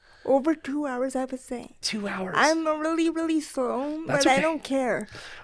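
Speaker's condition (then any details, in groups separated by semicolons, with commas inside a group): Cerebral palsy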